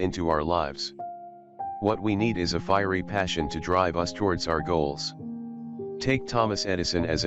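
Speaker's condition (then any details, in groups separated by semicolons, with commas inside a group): No condition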